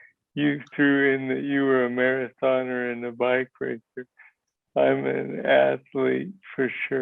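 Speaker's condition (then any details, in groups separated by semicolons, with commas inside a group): Parkinson's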